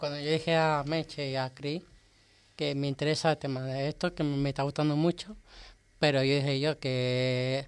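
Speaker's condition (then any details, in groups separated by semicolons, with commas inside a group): Down syndrome; self-described as 68 degrees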